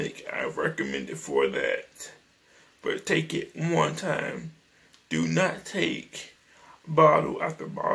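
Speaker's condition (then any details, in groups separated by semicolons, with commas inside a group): Cerebral palsy; speech is not the best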